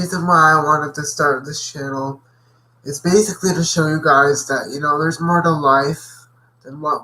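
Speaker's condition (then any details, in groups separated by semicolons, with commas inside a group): Cerebral palsy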